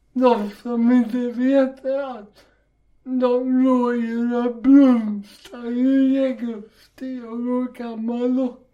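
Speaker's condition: Cerebral palsy; walking improved with gym training

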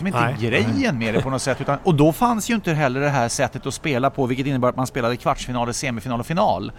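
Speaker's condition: No condition

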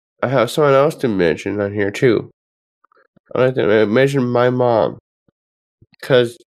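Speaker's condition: Down syndrome; from birth

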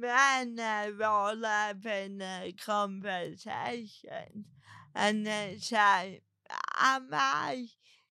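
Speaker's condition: Cerebral palsy; present by age 4

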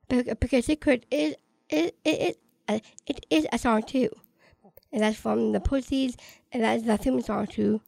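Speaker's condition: Down syndrome

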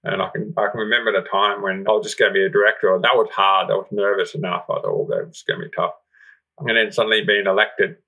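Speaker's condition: Profound deafness, congenital, severe profound hearing loss; profound deafness since birth, hearing aids, cochlear implant in worse ear, right ear better; relearned speech sounds after implant with NDIS-funded speech therapist specialised in hearing loss

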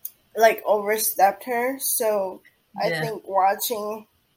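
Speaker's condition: Cerebral palsy; diagnosed at 9 months after delayed development, attended early intervention therapy; age 28, needs help with most daily living activities

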